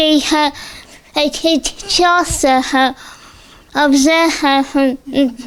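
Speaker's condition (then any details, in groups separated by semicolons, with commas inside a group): Cerebral palsy; in rehabilitation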